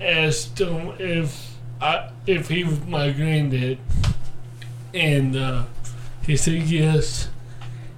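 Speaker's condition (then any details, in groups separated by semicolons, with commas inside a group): Cerebral palsy; born not breathing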